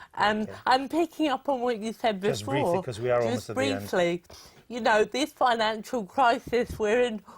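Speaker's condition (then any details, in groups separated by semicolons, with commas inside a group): Cerebral palsy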